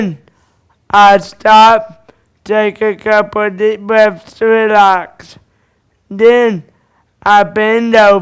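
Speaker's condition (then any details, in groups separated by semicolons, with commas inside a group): Cerebral palsy; speech slightly improved recently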